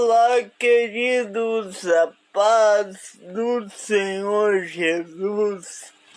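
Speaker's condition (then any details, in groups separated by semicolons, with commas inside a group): Paralysis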